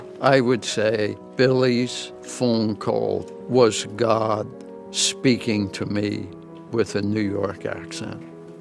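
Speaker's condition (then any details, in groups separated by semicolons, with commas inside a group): ALS; progressive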